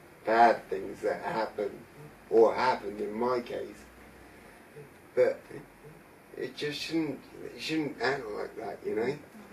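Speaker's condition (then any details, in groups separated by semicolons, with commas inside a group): Traumatic brain injury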